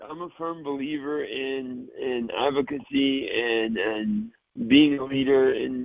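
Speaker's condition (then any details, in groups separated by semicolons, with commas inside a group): Cerebral palsy, mild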